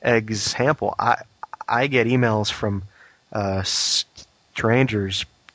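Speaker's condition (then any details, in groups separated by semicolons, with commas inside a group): Stuttering; long concealed before coming out about it, now openly acknowledged; repeated words, prolonged sounds, blocks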